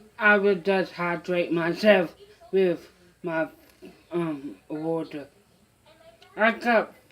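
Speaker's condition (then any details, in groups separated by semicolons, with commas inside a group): Mild cerebral palsy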